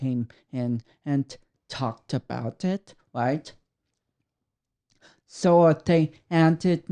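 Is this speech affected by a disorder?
Yes: cerebral palsy; oxygen loss at birth, affects speech, walking, balance; impaired speech coordination, must slow down, concentrate.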